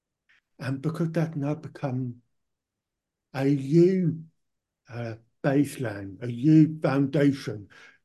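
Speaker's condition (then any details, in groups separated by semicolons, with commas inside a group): Profound deafness; born profoundly deaf, powerful hearing aids early, cochlear implant one ear after ear problem; hearing aids let own speech be heard, speech not too bad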